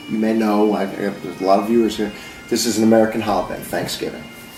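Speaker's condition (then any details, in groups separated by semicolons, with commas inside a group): No condition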